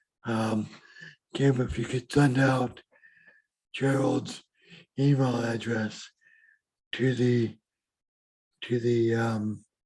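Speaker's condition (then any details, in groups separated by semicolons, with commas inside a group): Cerebral palsy; needed speech and language therapy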